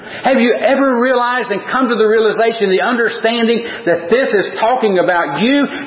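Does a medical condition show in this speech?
No.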